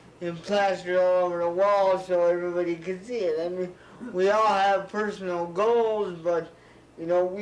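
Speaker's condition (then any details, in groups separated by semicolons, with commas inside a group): Cerebral palsy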